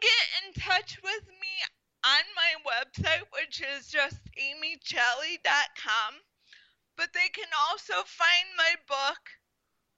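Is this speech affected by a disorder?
Yes: spastic quadriplegic cerebral palsy; power wheelchair.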